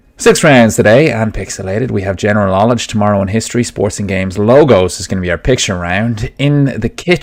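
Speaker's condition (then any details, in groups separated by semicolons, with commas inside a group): No condition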